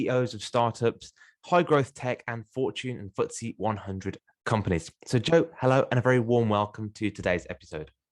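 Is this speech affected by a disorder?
No.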